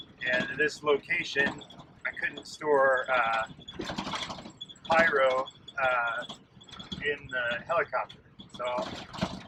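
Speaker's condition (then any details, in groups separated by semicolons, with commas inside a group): No condition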